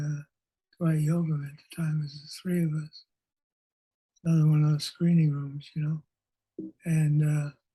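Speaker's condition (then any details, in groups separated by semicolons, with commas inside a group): Parkinson's disease; lost former character voice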